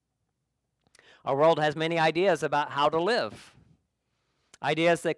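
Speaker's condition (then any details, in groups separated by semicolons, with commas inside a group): No condition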